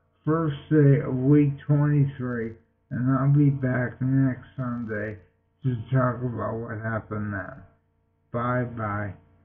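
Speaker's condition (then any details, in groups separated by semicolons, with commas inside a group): Multiple sclerosis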